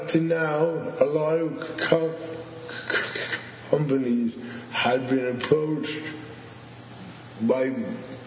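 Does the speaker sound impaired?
Yes: cerebral palsy; cerebral palsy together with stuttering, described as a double whammy; moments of disfluency during recording; cerebral palsy compounds stuttering.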